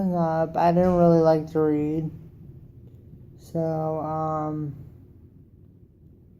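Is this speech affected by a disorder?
Yes: cerebral palsy; wheelchair user.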